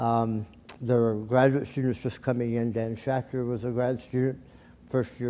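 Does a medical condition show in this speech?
Yes: tongue cancer surgery; speech slightly off, permanently changed.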